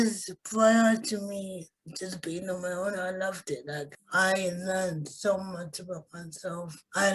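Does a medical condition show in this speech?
Yes: cerebral palsy.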